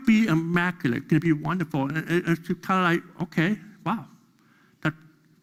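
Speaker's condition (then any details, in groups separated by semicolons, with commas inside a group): Deafness; deaf during school years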